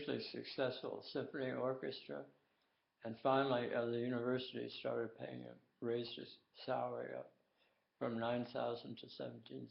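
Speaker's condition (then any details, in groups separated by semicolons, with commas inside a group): Tongue cancer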